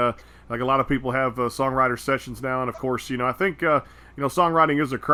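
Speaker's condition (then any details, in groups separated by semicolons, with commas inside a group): No condition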